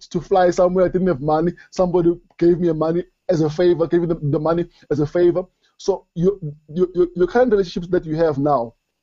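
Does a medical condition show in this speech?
Yes: stutter; stutter since childhood, grew up with it, never outgrew it; bit of a stutter, audibly battles it while talking, milder than few years ago; severe in school, school speech took whole period, avoided speaking careers, disliked call-center job due to stammering; here repeated sounds, prolonged sounds.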